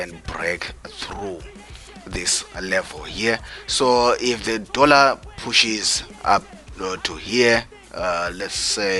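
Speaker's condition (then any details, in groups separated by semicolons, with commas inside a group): No condition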